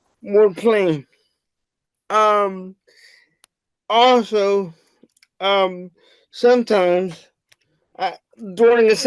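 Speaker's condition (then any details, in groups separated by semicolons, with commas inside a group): Cerebral palsy; wheelchair user, types with one finger; unstable voice pitch, speech-to-text struggles, childhood speech therapy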